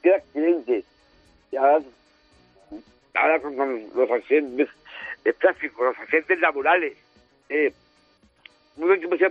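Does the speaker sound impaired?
Yes: Down syndrome.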